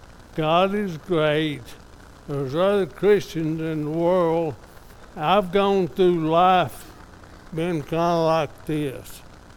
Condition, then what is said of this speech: ALS (motor neuron disease). And it's evident today from my speech has been somewhat affected, so bear with me.